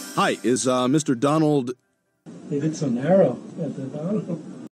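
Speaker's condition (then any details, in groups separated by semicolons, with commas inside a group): No condition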